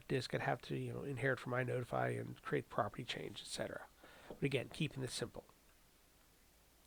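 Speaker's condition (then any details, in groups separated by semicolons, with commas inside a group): No condition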